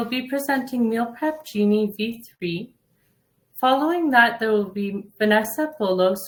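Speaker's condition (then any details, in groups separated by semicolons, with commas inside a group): No condition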